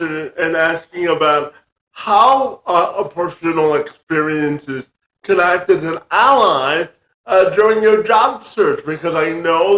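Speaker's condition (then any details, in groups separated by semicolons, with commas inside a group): Cerebral palsy; from birth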